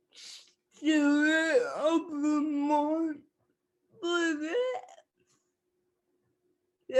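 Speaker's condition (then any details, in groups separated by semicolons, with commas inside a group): Cerebral palsy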